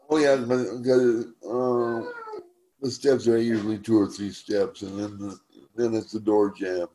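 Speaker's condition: Cerebral palsy; uses wheelchair for mobility

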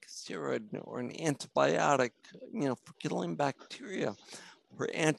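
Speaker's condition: Spinocerebellar ataxia; no definitive treatment

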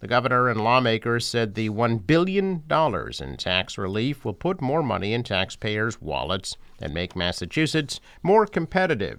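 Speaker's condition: No condition

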